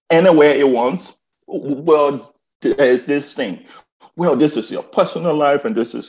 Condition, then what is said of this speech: Stuttering. I still have insecurities around stuttering.